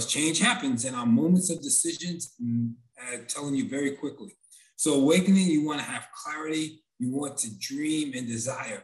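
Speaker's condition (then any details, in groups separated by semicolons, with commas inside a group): No condition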